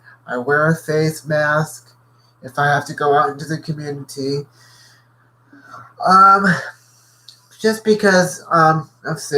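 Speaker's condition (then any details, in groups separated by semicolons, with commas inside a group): Cerebral palsy; cannot talk today due to tight muscles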